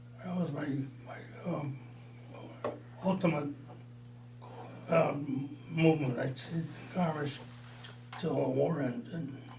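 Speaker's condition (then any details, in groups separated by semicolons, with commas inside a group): Parkinson's disease, mild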